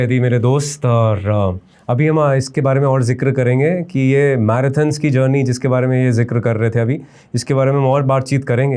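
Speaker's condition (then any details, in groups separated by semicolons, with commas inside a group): No condition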